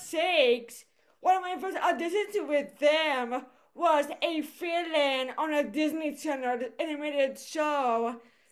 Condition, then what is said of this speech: Cerebral palsy. And for me, besides my voice, my right side is weaker than the left.